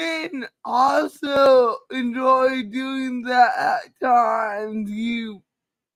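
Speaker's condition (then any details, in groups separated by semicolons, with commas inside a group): Cerebral palsy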